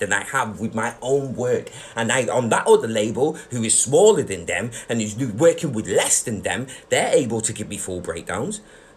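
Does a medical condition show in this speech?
No.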